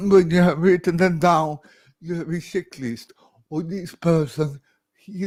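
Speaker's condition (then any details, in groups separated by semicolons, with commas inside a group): Cerebral palsy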